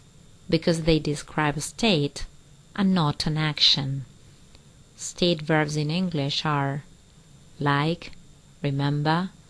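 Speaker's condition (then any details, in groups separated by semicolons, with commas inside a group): No condition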